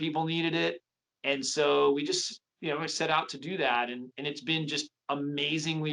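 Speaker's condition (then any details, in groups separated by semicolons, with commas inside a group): No condition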